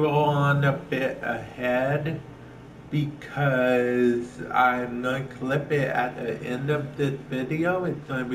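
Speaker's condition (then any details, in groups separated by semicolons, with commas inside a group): Cerebral palsy; affects speech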